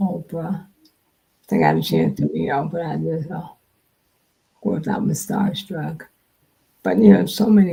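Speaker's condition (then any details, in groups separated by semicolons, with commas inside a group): Multiple sclerosis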